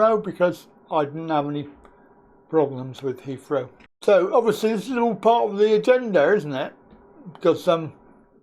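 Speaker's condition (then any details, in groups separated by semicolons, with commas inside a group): Cerebral palsy; back surgery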